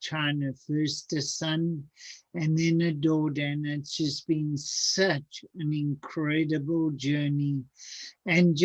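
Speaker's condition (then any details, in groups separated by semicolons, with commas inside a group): Cerebral palsy; speech sounds atypical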